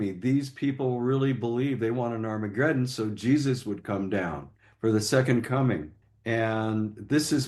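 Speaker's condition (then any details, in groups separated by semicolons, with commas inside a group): No condition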